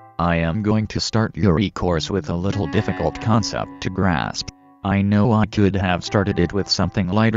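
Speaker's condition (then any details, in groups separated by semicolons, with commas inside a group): No condition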